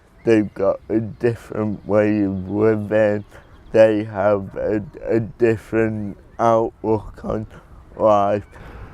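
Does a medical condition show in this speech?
Yes: cerebral palsy; predicted at birth never to talk.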